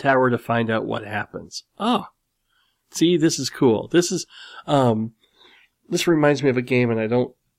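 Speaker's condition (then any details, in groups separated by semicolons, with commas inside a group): Cleft lip and palate; nose still slightly crooked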